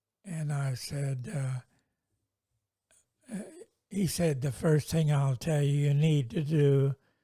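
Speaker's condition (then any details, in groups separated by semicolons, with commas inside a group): Multiple sclerosis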